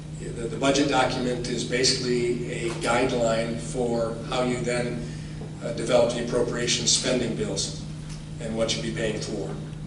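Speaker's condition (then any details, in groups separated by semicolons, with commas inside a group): No condition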